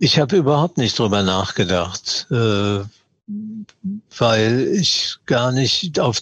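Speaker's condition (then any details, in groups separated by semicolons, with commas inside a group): Parkinson's disease; diagnosed 2016 around age 75, years of tremor before, family doctor blamed stage fright; mild course so far, still trembles, diet and sport to slow progression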